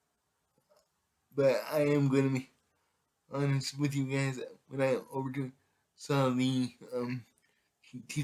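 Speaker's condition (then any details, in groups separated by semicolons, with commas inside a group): Cerebral palsy; able to speak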